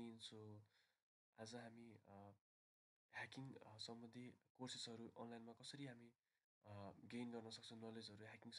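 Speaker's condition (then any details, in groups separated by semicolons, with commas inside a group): No condition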